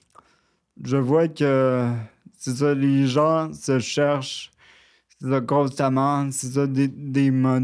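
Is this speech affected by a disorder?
Yes: cerebral palsy, near quadriplegia.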